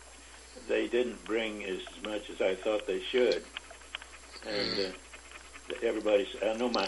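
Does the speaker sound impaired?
Yes: Parkinson's disease; age 88, no longer able to work, interview recorded by telephone.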